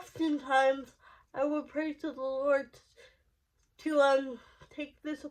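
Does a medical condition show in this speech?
Yes: cerebral palsy.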